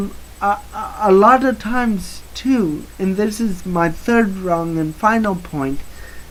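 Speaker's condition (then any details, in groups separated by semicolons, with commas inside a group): Cerebral palsy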